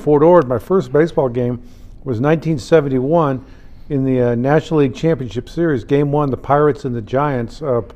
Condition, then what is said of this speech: None; typical speech.